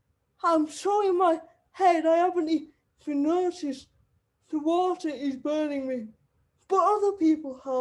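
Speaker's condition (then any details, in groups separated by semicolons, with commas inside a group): Cerebral palsy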